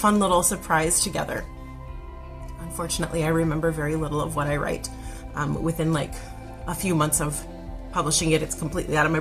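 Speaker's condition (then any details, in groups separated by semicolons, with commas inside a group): No condition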